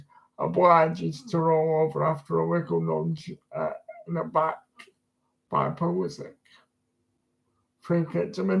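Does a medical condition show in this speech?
Yes: disability affecting speech.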